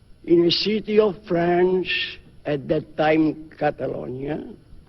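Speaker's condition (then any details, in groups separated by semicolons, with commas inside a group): No condition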